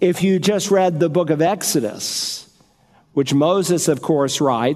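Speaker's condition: No condition

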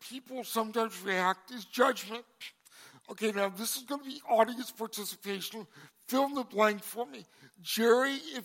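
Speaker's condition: Cerebral palsy; congenital

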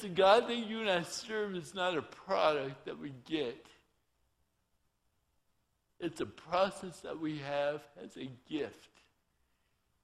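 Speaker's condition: Torsion dystonia; rare torsion dystonia

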